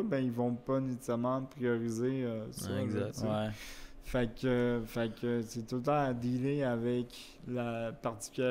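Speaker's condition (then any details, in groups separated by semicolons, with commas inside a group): Cerebral palsy; wheelchair use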